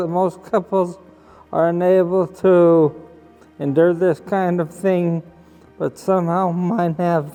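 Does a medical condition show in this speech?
Yes: traumatic brain injury; hit by car on motorcycle.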